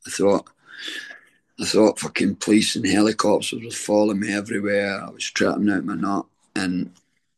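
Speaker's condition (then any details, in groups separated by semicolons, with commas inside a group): Throat cancer treatment effects, stage 4 throat cancer; managed with doctor's medication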